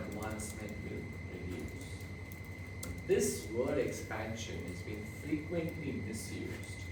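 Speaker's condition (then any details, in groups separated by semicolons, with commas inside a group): No condition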